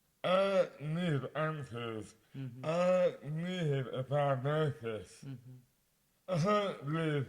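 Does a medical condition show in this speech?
Yes: dystonia; mouth impairment affects speech.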